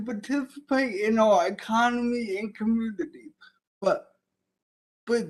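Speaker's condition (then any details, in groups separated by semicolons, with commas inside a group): Cerebral palsy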